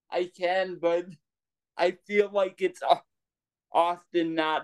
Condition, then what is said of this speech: Cerebral palsy. I was having some trouble with breath control earlier, so